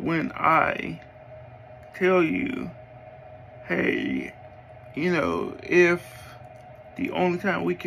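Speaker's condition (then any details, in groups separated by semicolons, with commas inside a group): Cerebral palsy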